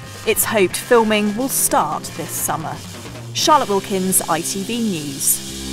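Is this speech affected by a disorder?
No.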